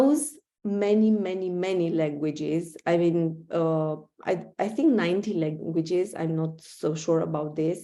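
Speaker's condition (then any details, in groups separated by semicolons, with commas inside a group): No condition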